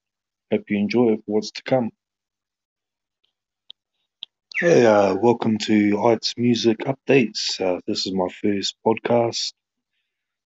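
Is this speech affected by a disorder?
No.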